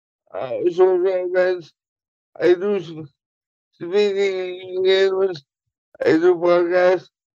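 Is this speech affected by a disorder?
Yes: cerebral palsy; talks funny sometimes.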